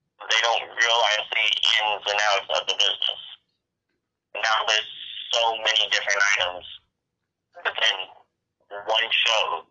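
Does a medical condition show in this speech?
Yes: cerebral palsy, very rare form; speech affected.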